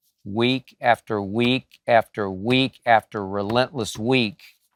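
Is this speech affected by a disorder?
No.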